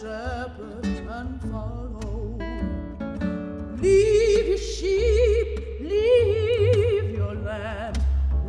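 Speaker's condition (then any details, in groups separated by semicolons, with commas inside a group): No condition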